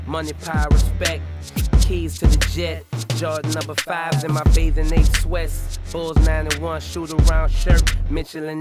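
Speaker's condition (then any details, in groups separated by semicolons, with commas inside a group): No condition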